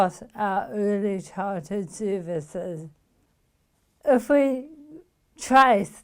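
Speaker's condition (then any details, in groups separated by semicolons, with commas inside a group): Motor neuron disease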